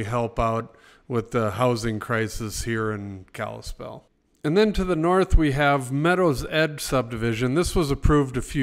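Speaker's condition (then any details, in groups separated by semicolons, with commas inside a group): No condition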